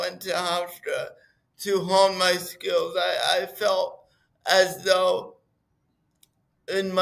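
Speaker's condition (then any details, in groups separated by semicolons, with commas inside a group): Cerebral palsy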